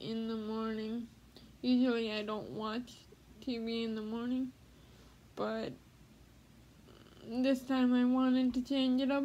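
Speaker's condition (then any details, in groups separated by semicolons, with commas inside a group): Cerebral palsy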